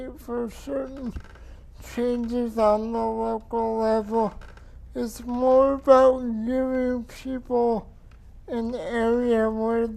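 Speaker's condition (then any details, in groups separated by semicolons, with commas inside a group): Cerebral palsy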